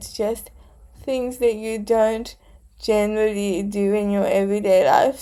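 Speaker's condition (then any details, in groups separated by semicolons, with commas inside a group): Cerebral palsy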